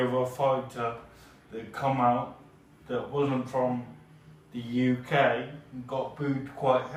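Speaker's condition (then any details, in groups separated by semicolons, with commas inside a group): Cerebral palsy; from birth, used one crutch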